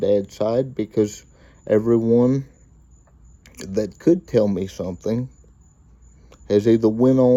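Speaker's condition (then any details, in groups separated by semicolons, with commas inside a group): Cerebral palsy; reports speaking clearly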